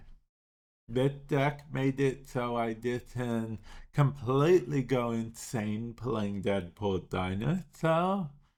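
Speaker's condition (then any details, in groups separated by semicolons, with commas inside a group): Cerebral palsy; speech intermittently affected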